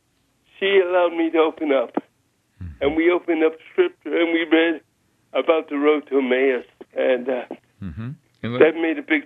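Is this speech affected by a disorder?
Yes: spastic cerebral palsy; lifelong wheelchair use, now power chair for mobility; finger spasticity makes rosary beads hard to use, uses scripture rosary instead.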